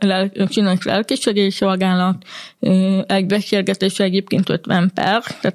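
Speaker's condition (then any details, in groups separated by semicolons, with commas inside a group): Hearing impairment; used speech-to-text interpreter in university lectures, colleague helps when not understanding in groups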